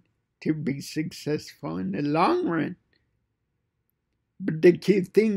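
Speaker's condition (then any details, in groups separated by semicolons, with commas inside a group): Cerebral palsy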